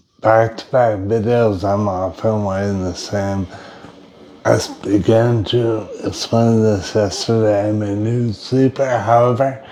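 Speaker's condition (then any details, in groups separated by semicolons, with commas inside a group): Brain injury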